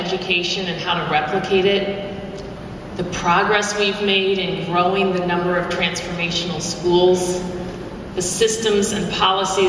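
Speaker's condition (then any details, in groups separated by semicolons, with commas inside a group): No condition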